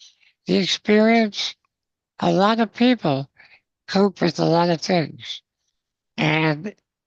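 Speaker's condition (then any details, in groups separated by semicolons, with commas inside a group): Spinal muscular atrophy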